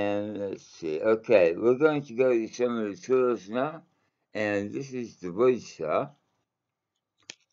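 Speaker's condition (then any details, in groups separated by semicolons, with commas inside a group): Mouth cancer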